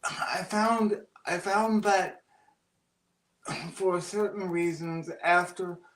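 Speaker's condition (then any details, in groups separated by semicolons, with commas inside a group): Cerebral palsy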